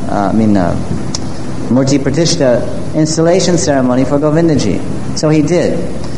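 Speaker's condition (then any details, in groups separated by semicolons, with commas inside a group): No condition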